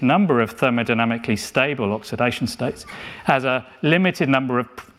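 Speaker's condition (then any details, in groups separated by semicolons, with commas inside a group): No condition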